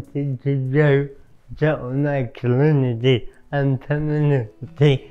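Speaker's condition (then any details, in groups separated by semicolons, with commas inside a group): Cerebral palsy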